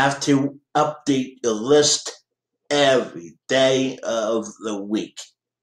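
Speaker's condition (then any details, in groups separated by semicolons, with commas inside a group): Cerebral palsy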